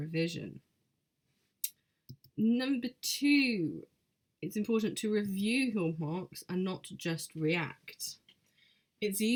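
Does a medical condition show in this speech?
No.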